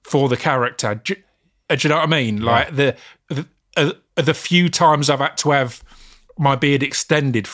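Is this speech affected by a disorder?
Yes: stammer; stutter, unnoticed during rapping and spoken word years, noticed with radio show and podcast, works with STAMMA; says stammer spoils acting self-tapes once speaking; here repeated sounds, prolonged sounds, blocks.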